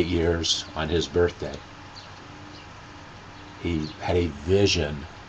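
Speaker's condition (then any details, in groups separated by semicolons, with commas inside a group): No condition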